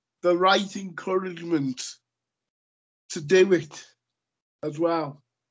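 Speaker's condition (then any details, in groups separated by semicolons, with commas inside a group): Cerebral palsy; lifelong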